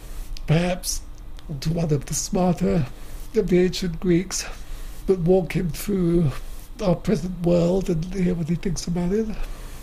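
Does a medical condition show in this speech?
Yes: motor neuron disease; wheelchair user.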